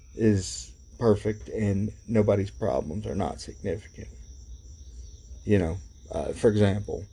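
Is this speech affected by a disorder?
Yes: cerebral palsy; walks differently, had a surgery making gait less noticeable, no seizures; cannot stand over 10 minutes without pain, legs numb in morning, sometimes cannot get out of bed, needs help up steps, Adam Schulte helps onto stage.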